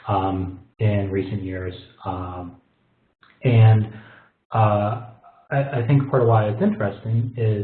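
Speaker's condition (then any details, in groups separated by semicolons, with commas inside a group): No condition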